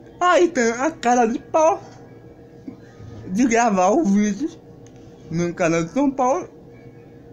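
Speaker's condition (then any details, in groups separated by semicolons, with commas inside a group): Cerebral palsy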